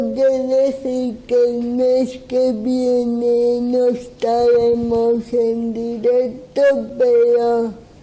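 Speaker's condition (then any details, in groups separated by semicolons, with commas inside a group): Cerebral palsy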